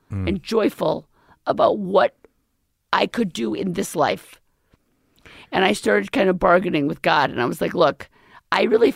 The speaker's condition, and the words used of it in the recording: Vocal cord paralysis. So you still are going to have a paralyzed vocal cord.